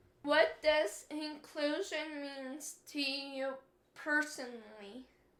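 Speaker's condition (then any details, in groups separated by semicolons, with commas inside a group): Cerebral palsy; hard to talk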